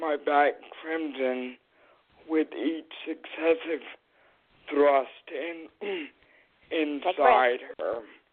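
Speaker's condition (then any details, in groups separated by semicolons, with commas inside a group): Cerebral palsy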